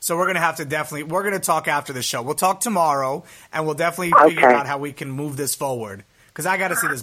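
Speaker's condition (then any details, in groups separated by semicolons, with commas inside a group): No condition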